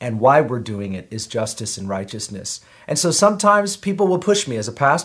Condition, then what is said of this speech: None; typical speech.